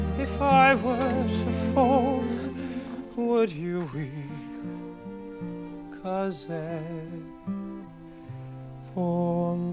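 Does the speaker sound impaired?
No.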